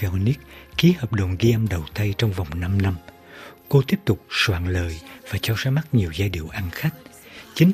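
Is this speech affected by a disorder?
No.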